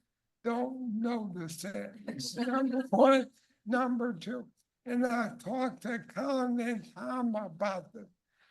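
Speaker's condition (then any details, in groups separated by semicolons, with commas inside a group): ALS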